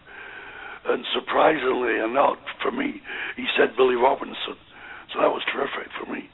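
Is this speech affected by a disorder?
Yes: voice box damage after neck operation; may be hard to understand.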